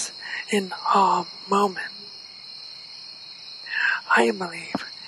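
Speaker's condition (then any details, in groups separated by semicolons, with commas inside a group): ALS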